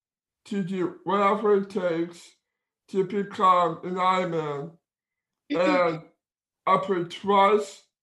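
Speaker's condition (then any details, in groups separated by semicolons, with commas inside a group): Down syndrome; about 18 years of therapies through childhood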